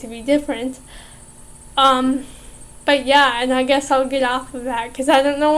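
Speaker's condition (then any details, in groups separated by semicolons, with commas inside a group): Cerebral palsy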